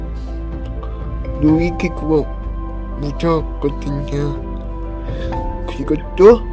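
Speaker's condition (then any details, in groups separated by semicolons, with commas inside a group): Cerebral palsy; brain lesion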